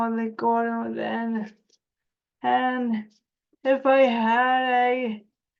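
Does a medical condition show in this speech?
Yes: cerebral palsy; spasticity.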